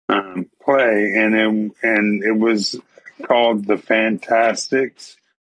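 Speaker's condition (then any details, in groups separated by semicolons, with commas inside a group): ALS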